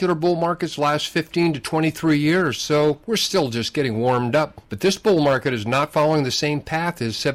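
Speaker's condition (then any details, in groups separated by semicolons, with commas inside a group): No condition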